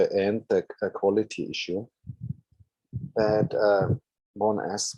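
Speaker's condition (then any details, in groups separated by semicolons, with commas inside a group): No condition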